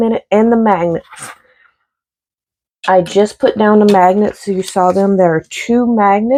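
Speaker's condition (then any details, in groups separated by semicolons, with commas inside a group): No condition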